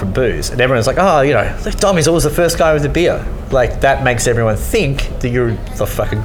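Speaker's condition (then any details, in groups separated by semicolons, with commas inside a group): Cleft lip and palate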